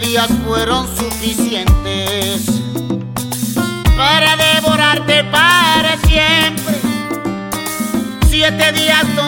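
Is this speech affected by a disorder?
No.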